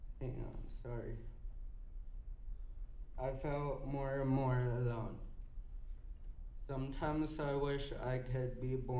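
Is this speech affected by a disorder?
Yes: cerebral palsy.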